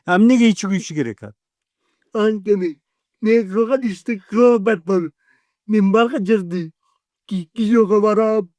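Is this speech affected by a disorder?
Yes: cerebral palsy; 40 years with condition.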